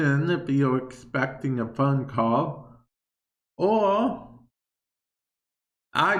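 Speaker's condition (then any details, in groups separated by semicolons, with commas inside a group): Cerebral palsy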